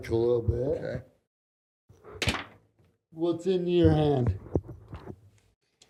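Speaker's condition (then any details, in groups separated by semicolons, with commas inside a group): Cerebral palsy; from birth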